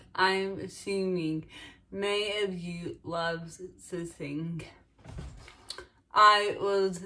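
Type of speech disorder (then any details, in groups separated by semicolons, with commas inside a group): Dysarthria; dysarthria after illness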